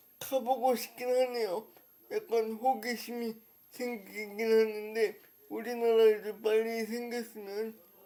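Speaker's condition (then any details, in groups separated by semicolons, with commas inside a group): Brain lesion disability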